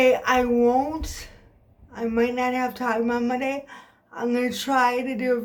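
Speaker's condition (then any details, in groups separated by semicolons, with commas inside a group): Cerebral palsy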